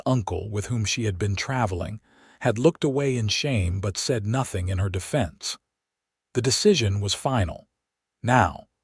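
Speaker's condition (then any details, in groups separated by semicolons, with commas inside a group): No condition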